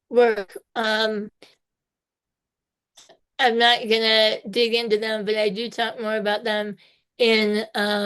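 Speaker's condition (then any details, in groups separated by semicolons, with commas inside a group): Spinal muscular atrophy type two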